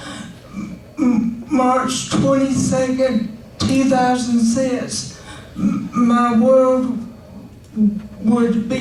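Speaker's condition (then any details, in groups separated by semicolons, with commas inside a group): Cerebral palsy; wheelchair user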